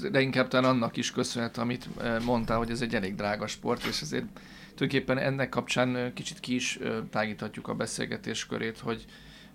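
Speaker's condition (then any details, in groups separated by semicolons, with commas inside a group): No condition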